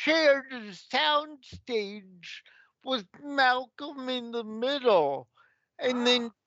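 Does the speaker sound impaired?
Yes: cerebral palsy; slow walking.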